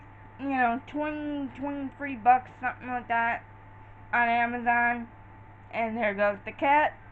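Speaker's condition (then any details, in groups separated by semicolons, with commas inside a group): Cerebral palsy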